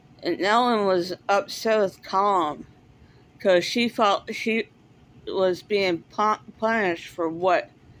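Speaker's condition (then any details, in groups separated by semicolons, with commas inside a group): Cerebral palsy; speaks differently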